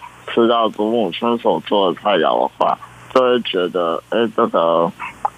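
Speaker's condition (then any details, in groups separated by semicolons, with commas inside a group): Congenital muscular dystrophy; present from birth; gradually losing strength, pen handwriting difficult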